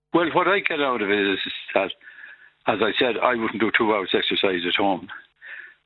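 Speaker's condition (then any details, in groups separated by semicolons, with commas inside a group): Parkinson's; progressive, over 10 years since diagnosis, no cure; Rock Steady Boxing, weekly 2-hour non-contact class, Portlaoise gym with Merrick, home punch bag, bike, walking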